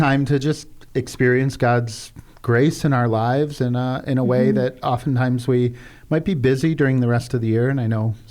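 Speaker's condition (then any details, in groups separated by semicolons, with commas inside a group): No condition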